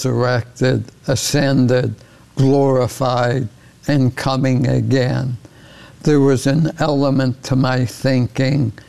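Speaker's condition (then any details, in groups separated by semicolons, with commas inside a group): ALS; progressive ALS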